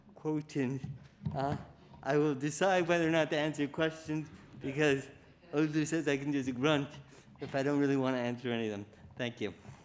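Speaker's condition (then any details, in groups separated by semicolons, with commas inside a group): Cerebral palsy; diagnosed at age four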